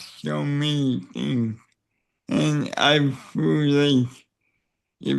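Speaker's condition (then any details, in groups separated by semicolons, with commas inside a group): Cerebral palsy; neck surgery went badly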